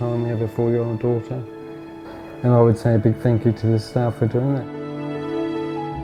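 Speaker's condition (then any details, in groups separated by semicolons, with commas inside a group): Motor neurone disease; degenerative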